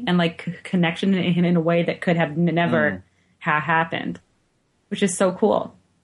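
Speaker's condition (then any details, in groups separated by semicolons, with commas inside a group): No condition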